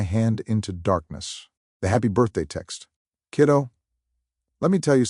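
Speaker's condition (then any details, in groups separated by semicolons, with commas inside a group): No condition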